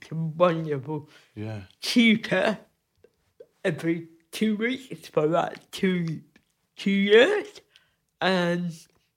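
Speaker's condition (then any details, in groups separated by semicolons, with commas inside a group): Cerebral palsy; frequent loss of balance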